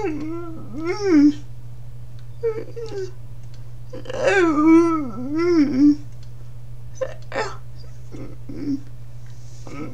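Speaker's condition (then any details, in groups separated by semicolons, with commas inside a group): Cerebral palsy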